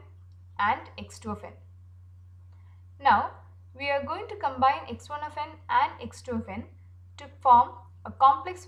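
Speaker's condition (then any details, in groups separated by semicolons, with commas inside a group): No condition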